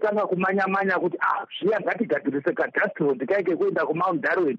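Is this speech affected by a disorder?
No.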